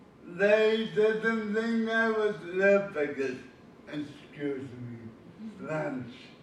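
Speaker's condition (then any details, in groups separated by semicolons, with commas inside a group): Cerebral palsy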